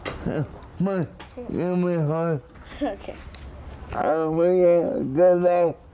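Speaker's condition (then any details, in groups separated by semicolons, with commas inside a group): Cerebral palsy, severe; cerebral palsy from birth, uses wheelchair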